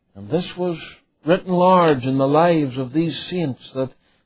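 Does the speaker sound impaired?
No.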